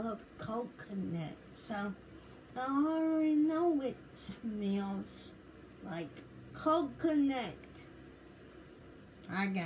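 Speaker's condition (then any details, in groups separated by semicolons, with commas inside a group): Cerebral palsy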